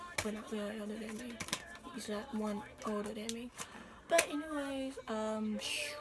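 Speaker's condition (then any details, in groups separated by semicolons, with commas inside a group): No condition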